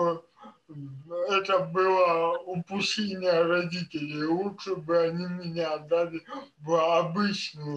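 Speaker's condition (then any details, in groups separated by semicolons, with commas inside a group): Cerebral palsy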